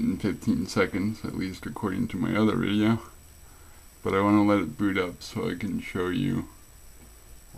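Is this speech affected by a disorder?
Yes: cerebral palsy; affects gait and walking.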